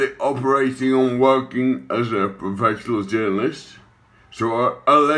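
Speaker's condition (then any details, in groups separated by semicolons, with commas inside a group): Acquired brain injury, ataxia; caused by head injury; shaking during recording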